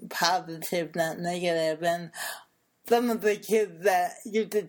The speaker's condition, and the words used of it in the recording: Cerebral palsy. Yeah, I mean, the thing that's really interesting when it comes to the disability thing is the way I speak, the way my body moves, this is all I know.